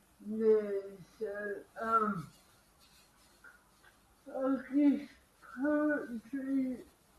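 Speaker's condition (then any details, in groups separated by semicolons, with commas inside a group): Cerebral palsy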